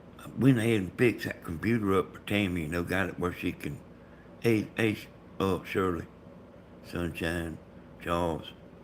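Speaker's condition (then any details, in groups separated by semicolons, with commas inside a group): Brain bleed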